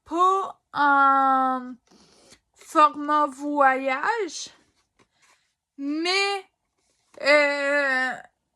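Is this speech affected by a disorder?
Yes: ataxia; degenerative.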